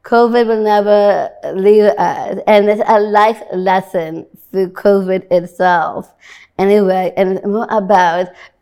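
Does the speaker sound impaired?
Yes: Down syndrome.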